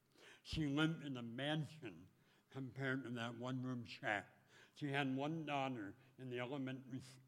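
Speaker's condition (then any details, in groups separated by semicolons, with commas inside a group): Speech impediment; mirror under lips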